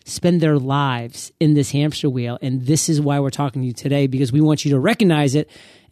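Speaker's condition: No condition

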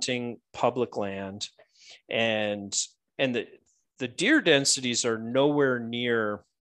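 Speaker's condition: No condition

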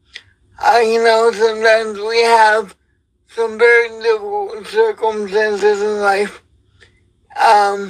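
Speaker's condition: Cerebral palsy; wheelchair user

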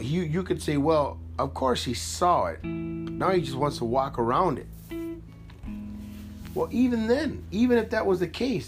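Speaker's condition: No condition

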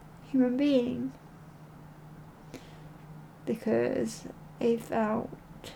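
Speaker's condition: Cerebral palsy

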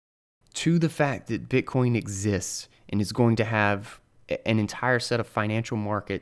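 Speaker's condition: No condition

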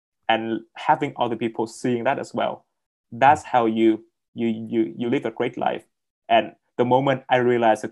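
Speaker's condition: Stuttering; stutter with blocks on words, non-native English accent, stutter developed when life situation got bad; age 22, completed Master Your Stutter coaching program with coach Daniel Francis, nervous during live interview; blocks and gets stuck on words, may stutter when nervous, formerly avoided speaking over accent; repeated words

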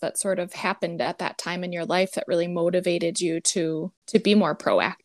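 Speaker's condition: No condition

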